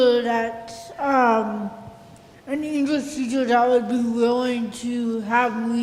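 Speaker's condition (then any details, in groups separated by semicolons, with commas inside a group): Cerebral palsy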